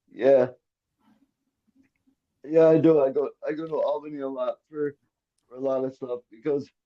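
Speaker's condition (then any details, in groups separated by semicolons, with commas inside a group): Cerebral palsy, quadriplegic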